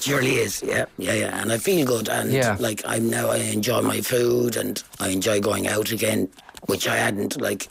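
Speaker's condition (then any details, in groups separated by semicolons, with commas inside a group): Laryngectomy, total laryngectomy with voice prosthesis; rare neck cancer diagnosed 2012, laser, chemo, partial then total neck dissection, voice box removed; about six and a half years since diagnosis, cancer returned; device in esophagus to help breathe and speak, could not eat over a month after surgery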